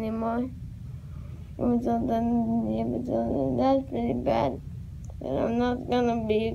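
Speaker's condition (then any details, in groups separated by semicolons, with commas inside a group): Juvenile Huntington's disease; two years since diagnosis, age thirteen; AAC device, short utterances per breath, stereotypic utterances, swallowing concerns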